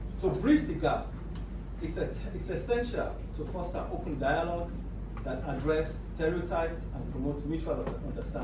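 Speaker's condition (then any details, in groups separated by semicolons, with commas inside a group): No condition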